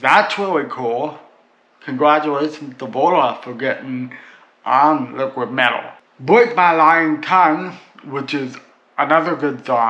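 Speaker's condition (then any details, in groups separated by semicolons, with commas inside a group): Cerebral palsy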